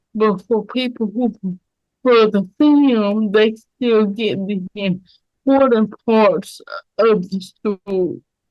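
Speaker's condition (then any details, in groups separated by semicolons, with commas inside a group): Cerebral palsy; speech most affected area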